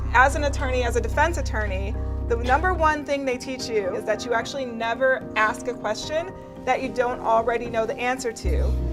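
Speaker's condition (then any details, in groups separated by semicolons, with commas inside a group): No condition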